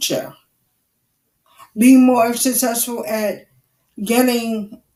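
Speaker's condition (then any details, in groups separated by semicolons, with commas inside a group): Cerebral palsy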